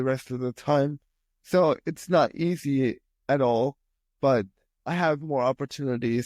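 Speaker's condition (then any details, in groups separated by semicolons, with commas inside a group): Spastic quadriplegic cerebral palsy; speech impairment from brain injury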